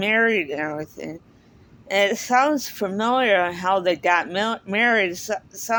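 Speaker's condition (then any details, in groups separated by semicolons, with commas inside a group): Cerebral palsy; speaks differently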